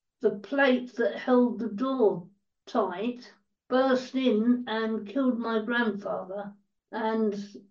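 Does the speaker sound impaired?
Yes: cerebral palsy; quadriplegia, wheelchair user, totally blind from 15, partially deaf, treated 4-19 at Bowbath Cerebral Palsy Centre; 24/7 live-in carer; dictated book to Steve who typed, speaks fast when in full flow.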